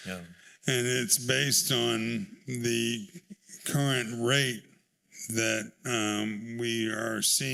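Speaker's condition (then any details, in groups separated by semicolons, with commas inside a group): ALS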